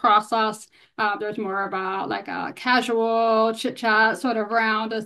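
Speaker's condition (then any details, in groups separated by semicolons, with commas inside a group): Hearing loss; bilateral, noticed about age 5, analog then digital hearing aids, right ear beyond aid benefit, left hearing aid; right cochlear implant at Johns Hopkins under a year ago, recognition 0% to 93%, considering left implant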